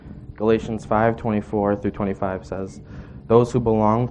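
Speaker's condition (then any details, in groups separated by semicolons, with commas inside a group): No condition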